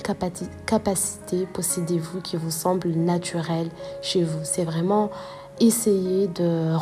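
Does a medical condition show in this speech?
No.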